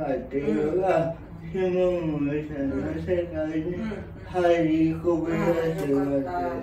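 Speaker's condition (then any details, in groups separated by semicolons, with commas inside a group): Cerebral palsy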